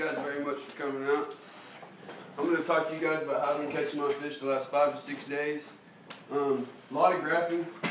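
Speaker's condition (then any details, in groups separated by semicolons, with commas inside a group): No condition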